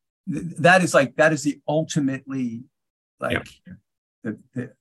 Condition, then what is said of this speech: Stuttering. And the anticipation is what actually brings on disfluency in many respects for me.